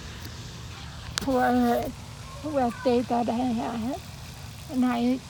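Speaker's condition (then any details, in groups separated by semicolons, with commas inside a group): Parkinson's disease; adolescent onset around 13, tremors and overactivity, misdiagnosed as ADHD, given Ritalin, diagnosed about ten years ago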